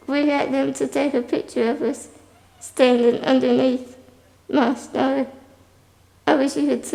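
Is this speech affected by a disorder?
Yes: spinal muscular atrophy type 2.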